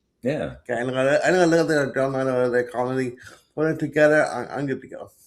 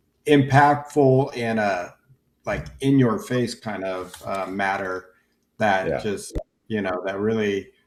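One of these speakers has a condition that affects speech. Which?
The first: cerebral palsy; present from birth, muscles do not work properly.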